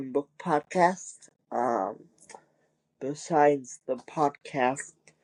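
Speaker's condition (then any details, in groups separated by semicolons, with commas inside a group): Cerebral palsy; wheelchair user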